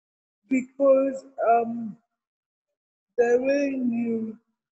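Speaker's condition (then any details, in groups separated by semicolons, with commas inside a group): Cerebral palsy; did not cry or breathe at birth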